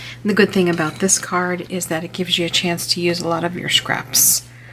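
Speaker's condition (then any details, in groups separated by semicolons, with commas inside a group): No condition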